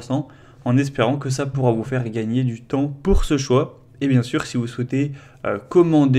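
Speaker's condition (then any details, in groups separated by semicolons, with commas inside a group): No condition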